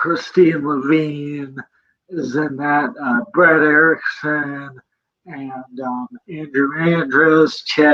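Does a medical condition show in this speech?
Yes: cerebral palsy; present from birth.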